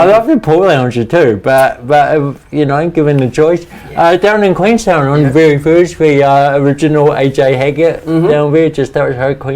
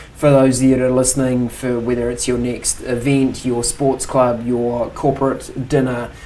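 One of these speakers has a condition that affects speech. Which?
The first: cerebral palsy; since birth, physical disability; speech impediment.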